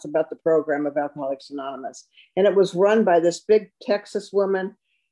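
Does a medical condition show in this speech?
No.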